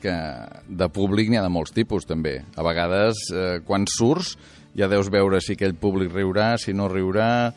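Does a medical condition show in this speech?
No.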